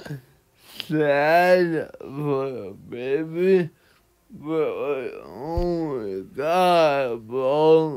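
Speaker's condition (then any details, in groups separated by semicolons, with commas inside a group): Cerebral palsy; atypical speech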